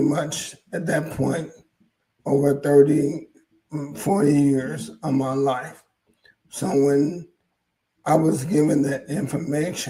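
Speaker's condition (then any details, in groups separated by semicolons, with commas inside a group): ALS; hoarse voice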